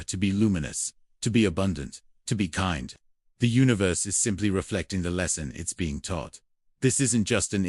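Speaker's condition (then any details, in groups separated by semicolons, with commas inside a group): No condition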